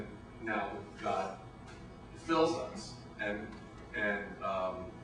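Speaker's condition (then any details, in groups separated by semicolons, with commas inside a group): No condition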